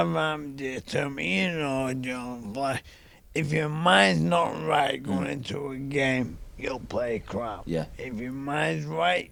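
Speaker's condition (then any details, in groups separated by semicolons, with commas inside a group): ALS; young onset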